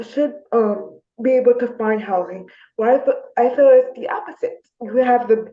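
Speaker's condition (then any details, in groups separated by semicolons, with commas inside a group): Spastic diplegia cerebral palsy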